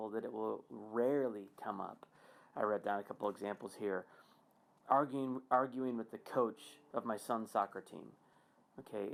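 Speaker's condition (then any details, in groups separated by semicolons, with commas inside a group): No condition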